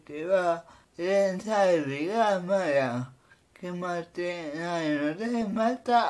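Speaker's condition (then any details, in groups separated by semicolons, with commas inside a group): Cerebral palsy; severe, uses a wheelchair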